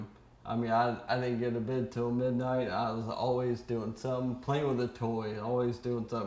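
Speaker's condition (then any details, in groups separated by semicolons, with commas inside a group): ALS; ALS, upper and lower motor neuron, leg spasticity, arm weakness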